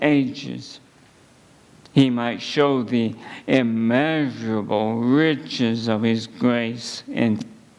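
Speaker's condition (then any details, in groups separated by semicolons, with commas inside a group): ALS; at least a couple of months since diagnosis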